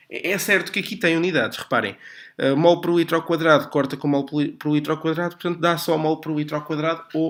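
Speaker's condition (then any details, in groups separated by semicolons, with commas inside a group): No condition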